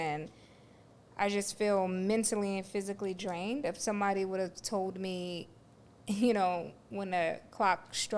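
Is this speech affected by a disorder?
No.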